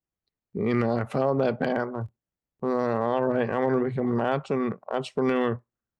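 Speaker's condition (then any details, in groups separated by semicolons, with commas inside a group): Friedreich's ataxia; earlier shortness of breath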